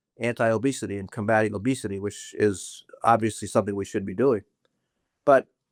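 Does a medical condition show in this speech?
No.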